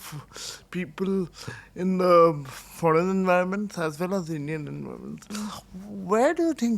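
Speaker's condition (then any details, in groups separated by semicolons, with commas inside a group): Cerebral palsy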